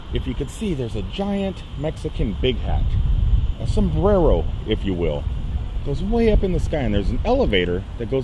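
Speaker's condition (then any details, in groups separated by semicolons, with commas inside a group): No condition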